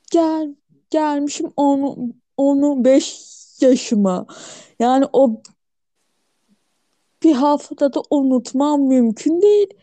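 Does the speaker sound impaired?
Yes: stuttering; failed 10-15 day cure center in Turkey, tongue and jaw exercises, practiced speech modification; part-word and sound repetitions, frequent fillers e and hani; here repeated sounds, repeated words.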